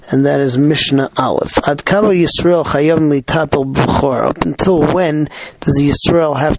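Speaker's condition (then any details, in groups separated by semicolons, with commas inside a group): No condition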